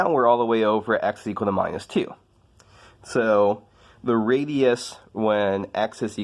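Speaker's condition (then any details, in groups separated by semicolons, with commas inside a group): No condition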